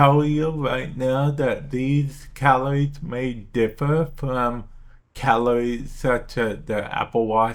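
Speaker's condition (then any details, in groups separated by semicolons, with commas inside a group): Traumatic brain injury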